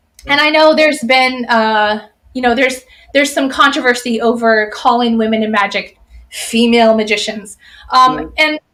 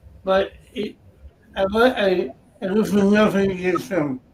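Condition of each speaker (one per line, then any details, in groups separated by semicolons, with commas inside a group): No condition
Cerebral palsy; from birth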